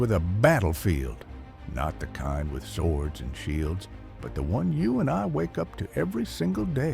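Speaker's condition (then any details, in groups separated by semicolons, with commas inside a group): No condition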